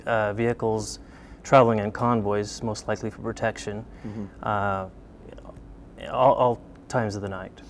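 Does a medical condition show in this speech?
No.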